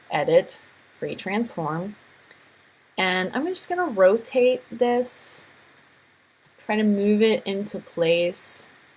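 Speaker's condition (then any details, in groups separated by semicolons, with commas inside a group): No condition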